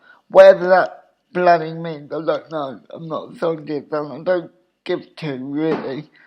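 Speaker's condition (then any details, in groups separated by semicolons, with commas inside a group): Cerebral palsy; obvious speech impediment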